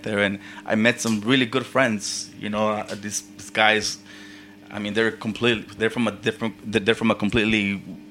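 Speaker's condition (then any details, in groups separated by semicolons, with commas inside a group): Stuttering; apologises and laughs at self to reset; repeated sounds, repeated words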